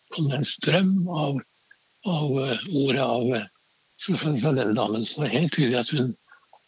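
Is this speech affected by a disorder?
Yes: Parkinson's disease; diagnosed around age 65, father also had Parkinson's after age 80, early reduced hand flexibility; main medication switched, hand flexibility regained, daily exercise since age 60, physiotherapists, physical capacity maintained.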